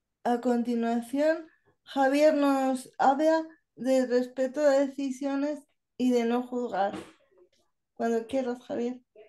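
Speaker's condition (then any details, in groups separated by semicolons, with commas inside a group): Cerebral palsy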